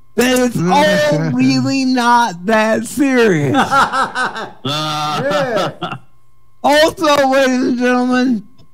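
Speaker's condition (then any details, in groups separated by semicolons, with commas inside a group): Cerebral palsy; speech sounds drunk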